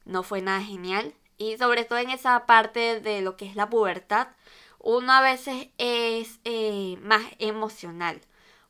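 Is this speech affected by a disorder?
Yes: cleft lip and palate; two operations.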